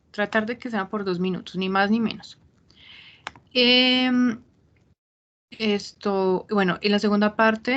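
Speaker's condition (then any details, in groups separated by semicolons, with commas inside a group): No condition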